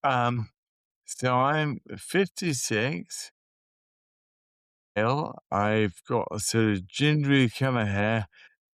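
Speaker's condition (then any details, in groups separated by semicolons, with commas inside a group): Motor neurone disease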